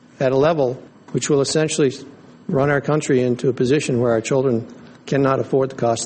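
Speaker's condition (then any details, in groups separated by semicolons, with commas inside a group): No condition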